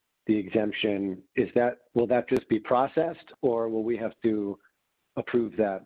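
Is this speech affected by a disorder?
No.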